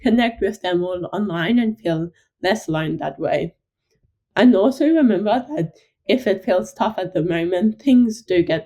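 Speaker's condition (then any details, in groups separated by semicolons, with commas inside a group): Ataxic cerebral palsy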